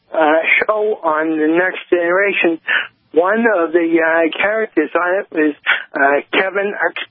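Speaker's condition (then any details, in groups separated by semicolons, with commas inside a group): Cerebral palsy; diagnosed at age 55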